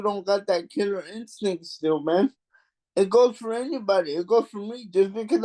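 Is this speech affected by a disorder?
Yes: cerebral palsy; mild.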